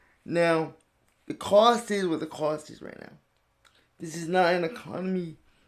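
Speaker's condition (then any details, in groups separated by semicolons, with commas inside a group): Cerebral palsy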